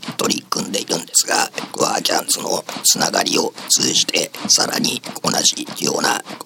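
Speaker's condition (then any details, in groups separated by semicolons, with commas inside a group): Laryngectomy, esophageal speech; recurred after two years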